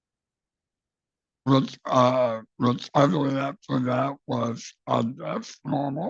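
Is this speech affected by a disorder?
Yes: base of tongue cancer; radical glossectomy with back muscle flap, no tongue.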